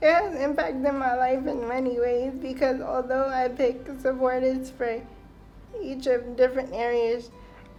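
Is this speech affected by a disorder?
Yes: cerebral palsy; wheelchair user; diagnosed at 9 months.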